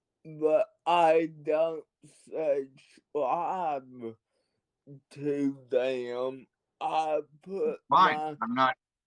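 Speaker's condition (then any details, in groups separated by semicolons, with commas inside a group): Cerebral palsy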